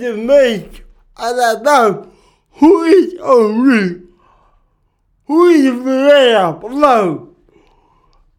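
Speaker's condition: Cerebral palsy; speech can be hard sometimes

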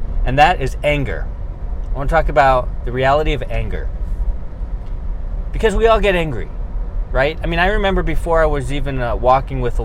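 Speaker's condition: No condition

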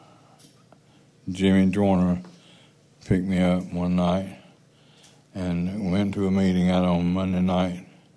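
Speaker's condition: Parkinson's

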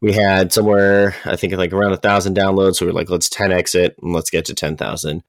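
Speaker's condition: No condition

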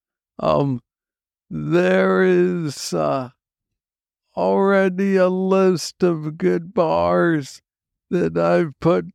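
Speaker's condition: Parkinson's disease, young onset; diagnosed age 35

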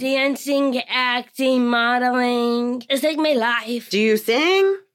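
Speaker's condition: Down syndrome; trisomy 21, three copies of chromosome 21, present from birth, pediatrician suspected after birth, not found prenatally; adult, early intervention via Virginia Down Syndrome Association, milestones met on time

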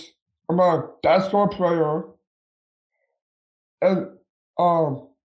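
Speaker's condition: Down syndrome

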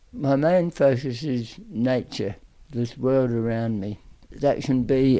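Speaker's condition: Tongue cancer, aggressive; still present to a certain extent

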